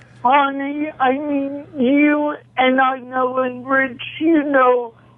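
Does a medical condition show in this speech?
Yes: cerebral palsy; causes shaking.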